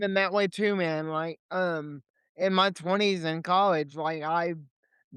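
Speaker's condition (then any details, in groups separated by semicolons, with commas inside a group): Cerebral palsy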